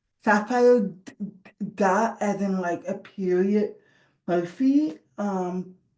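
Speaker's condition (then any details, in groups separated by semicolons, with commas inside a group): Cerebral palsy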